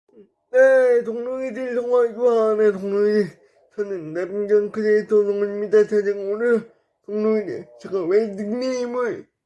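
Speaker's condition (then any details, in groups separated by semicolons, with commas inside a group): Brain lesion disability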